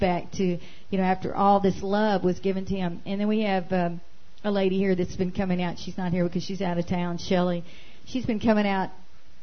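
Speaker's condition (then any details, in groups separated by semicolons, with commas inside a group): No condition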